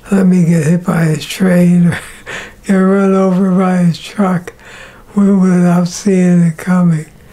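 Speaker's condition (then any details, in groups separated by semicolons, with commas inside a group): Parkinson's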